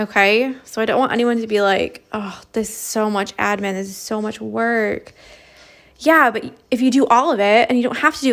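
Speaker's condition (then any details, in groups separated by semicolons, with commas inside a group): No condition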